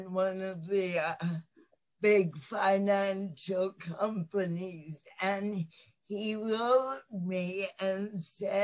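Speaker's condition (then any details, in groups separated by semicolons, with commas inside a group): Cerebral palsy; lifelong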